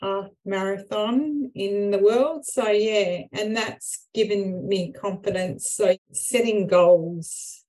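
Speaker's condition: Aphasia; young onset stroke from PFO, reduced right hand function, PFO closure 3.5 to 4 months post-stroke; a few years post-stroke, speech helped by telling story as guest speaker; unable to speak for a week after stroke, talked slowly early on

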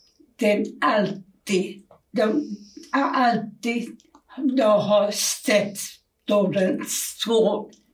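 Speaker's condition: Aphasia; aphasia from brain damage, at onset could not speak at all, partly recovered after time in Spain; knows words but cannot get them out, word-finding errors, garbled non-words, restarts, repetitions

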